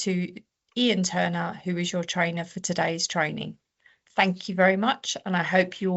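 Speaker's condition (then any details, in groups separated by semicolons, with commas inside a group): No condition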